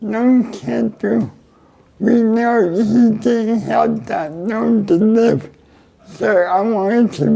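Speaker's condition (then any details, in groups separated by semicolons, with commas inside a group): Cerebral palsy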